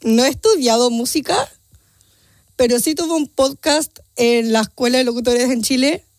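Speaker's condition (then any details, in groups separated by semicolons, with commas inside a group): Down syndrome; present from birth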